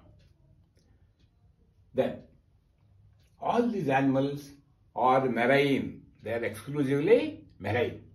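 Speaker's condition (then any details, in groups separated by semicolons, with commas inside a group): No condition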